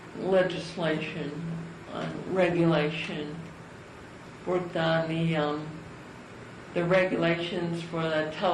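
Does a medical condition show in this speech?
Yes: cerebral palsy; from birth.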